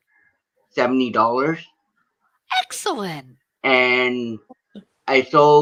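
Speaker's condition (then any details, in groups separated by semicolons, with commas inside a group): Cerebral palsy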